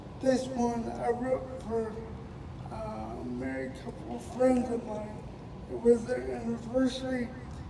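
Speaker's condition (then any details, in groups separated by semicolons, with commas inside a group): Cerebral palsy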